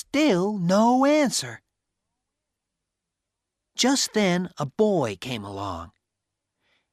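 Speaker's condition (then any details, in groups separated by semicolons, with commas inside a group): No condition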